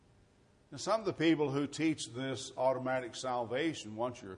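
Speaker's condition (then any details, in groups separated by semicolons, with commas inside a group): No condition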